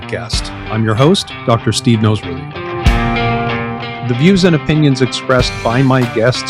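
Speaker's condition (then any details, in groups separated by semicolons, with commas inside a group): No condition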